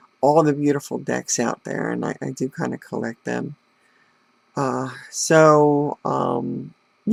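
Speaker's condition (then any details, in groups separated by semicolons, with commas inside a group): No condition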